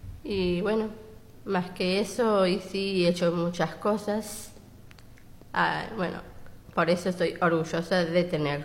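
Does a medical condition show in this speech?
Yes: Down syndrome; stimulated by mother for many years.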